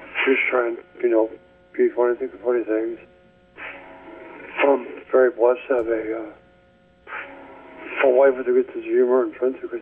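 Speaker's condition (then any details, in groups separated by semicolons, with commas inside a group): ALS; first symptom twitches in chest, specialist took six to eight months to diagnose, almost six years since diagnosis; speech getting worse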